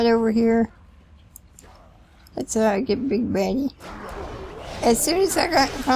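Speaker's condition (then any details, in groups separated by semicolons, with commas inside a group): Spinal muscular atrophy; can't breathe well lying prone, breathing exercises, gets winded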